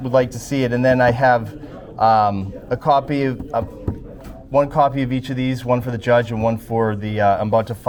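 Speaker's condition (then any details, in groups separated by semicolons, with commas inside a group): No condition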